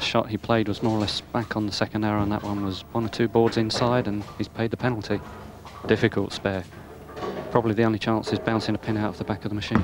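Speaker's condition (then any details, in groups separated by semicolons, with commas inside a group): No condition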